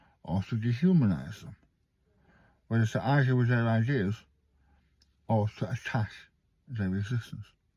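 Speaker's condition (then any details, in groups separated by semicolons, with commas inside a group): Stage 4 tongue cancer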